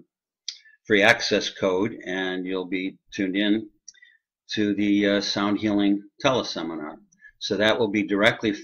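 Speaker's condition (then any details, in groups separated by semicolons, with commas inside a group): No condition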